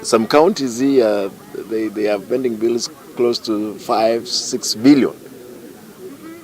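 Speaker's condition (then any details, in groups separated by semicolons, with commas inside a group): No condition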